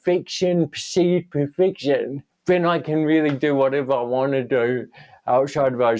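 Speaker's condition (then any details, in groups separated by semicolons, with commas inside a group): Cerebral palsy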